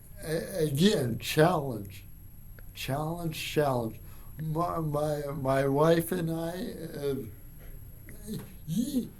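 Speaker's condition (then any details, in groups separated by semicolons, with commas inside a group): Cerebral palsy; from birth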